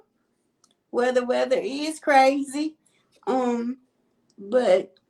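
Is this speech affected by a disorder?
Yes: cerebral palsy; quadriplegic type, all four limbs.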